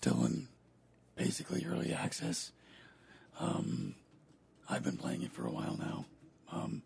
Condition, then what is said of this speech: Vocal cord paralysis. And then I sound like Batman.